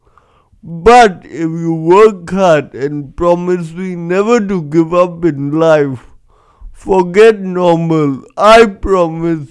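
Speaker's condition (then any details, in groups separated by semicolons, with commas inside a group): Cerebral palsy; congenital, breech vaginal birth instead of recommended c-section, head stuck 90 seconds, oxygen loss; could not speak properly as child, now speaks publicly as motivational speaker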